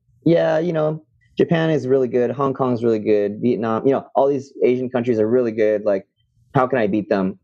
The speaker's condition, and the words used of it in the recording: No condition.